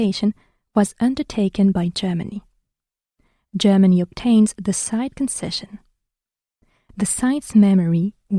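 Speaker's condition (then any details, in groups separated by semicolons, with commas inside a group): No condition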